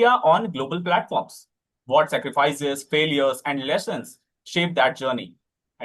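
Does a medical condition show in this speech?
No.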